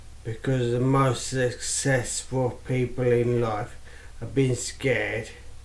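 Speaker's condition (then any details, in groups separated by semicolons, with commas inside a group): Amyotrophic lateral sclerosis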